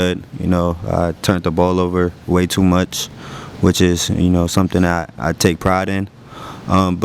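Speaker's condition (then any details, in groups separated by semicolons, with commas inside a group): No condition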